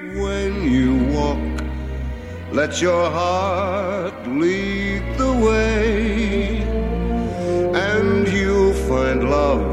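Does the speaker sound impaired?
No.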